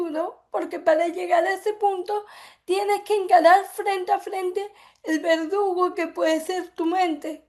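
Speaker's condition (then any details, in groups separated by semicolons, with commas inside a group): Cerebral palsy; from birth; affects speech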